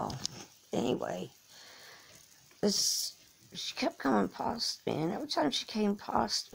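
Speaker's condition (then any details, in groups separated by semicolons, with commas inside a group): Cerebral palsy; from birth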